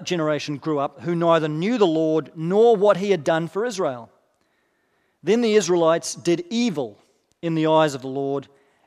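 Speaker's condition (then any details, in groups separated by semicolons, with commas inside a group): No condition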